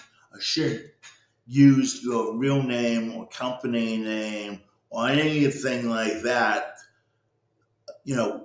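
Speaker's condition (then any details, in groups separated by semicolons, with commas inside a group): Cerebral palsy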